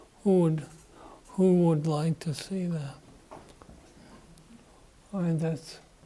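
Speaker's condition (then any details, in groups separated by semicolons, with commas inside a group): Parkinson's disease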